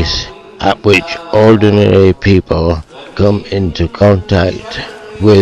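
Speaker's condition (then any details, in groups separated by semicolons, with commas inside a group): Motor neuron disease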